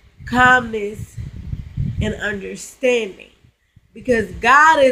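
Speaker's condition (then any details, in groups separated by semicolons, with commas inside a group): Cerebral palsy, spastic; now talking and breathing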